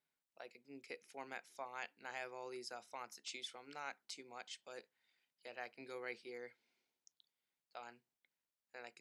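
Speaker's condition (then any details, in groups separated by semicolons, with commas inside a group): No condition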